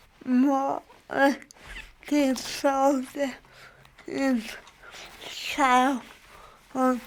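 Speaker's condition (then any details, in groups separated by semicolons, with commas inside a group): Cerebral palsy; from birth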